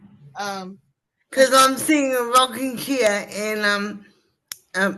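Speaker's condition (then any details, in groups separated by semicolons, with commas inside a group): Cerebral palsy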